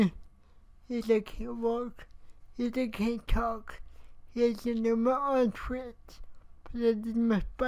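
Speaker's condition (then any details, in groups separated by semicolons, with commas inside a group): Cerebral palsy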